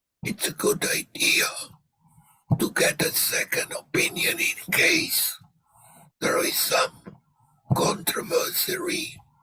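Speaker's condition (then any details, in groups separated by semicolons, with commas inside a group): Laryngectomy; speaks by pressing voice prosthesis, affected speaking, breathing, eating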